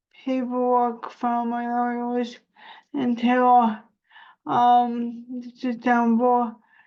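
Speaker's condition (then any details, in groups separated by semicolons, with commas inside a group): Cerebral palsy; spasticity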